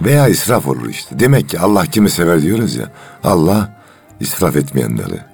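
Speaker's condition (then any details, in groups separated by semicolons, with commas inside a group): No condition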